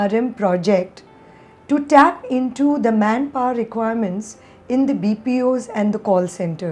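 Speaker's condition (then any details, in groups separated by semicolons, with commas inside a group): No condition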